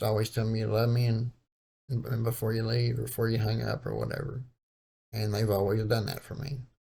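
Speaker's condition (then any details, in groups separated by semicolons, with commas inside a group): Cerebral palsy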